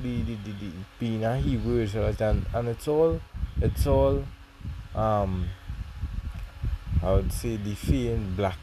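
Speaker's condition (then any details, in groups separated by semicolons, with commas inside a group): No condition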